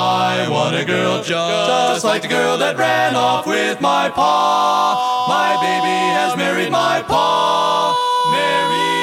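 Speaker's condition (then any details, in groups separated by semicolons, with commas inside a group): No condition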